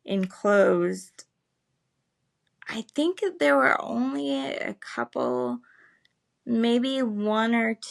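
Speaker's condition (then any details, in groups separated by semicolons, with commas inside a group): Cerebral palsy, spastic; able to speak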